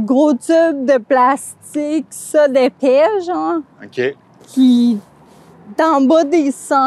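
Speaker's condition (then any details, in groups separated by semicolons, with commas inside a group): Friedreich's ataxia; cerebellar, poor balance and coordination, spasms, scoliosis surgery; diagnosed age 11-12, uses a wheelchair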